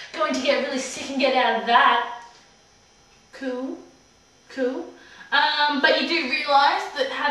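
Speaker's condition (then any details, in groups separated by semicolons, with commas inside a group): No condition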